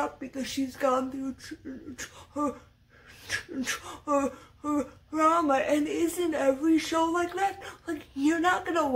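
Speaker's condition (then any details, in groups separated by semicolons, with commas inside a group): Cerebral palsy, severe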